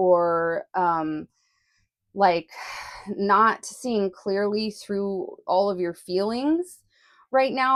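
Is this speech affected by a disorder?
No.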